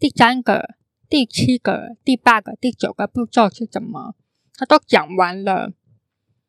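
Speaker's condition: Congenital hearing impairment; can sound sing-song

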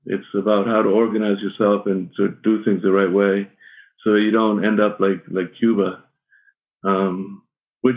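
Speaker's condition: Parkinson's; sometimes shaking, voice shakier than usual at recording; shaky voice, may stumble on words

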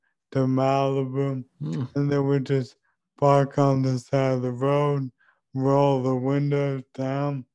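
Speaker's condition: ALS; 2 years since diagnosis

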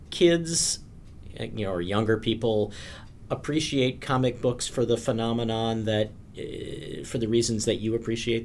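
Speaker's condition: No condition

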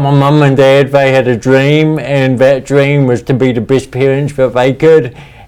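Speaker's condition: Cerebral palsy; wheelchairs

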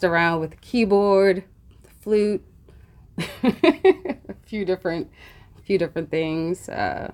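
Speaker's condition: No condition

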